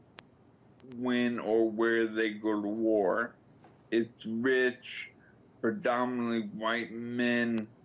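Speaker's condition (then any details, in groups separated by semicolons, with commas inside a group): Slurred speech after coma; after four-day coma, lost dexterity, upper body strength, paralyzed; stopping nourishment and life-extending medication; speech significantly slurred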